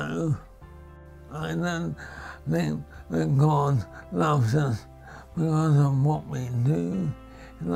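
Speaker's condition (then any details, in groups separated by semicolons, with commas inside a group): Primary lateral sclerosis (MND), PLS; voice affected early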